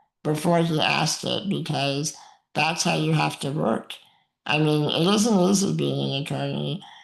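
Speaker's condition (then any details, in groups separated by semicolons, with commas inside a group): Muscular dystrophy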